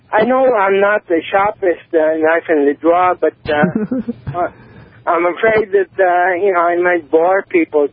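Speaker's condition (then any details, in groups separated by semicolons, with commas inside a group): Cerebral palsy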